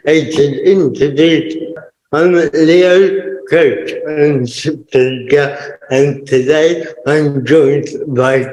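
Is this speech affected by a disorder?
Yes: cerebral palsy; permanent wheelchair user.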